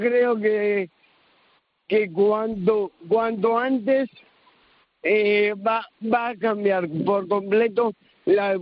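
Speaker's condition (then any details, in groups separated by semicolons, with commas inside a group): Cerebral palsy; cerebral palsy from birth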